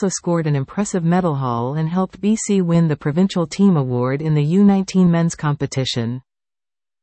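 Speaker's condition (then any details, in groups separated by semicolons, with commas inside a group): No condition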